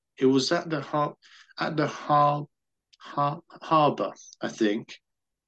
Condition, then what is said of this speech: Stuttering. As opposed to saying January, which I find quite hard to say.